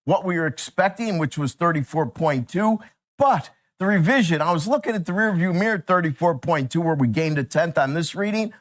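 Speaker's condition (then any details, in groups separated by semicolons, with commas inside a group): No condition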